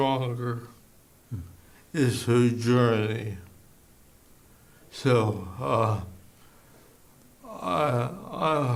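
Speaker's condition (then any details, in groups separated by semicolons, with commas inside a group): ALS; bulbar onset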